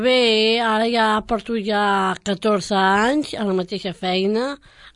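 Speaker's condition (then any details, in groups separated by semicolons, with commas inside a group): Down syndrome; congenital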